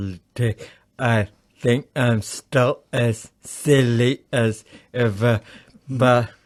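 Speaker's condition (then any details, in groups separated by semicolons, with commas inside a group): Acquired brain injury; over 30 years since injury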